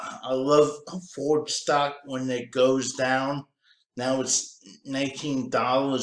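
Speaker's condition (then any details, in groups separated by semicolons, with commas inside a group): Cerebral palsy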